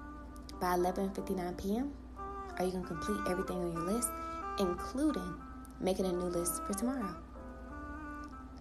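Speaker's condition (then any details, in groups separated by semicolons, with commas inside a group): No condition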